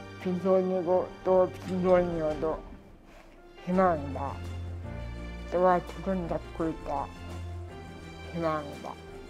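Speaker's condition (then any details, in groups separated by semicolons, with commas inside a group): Brain lesion disability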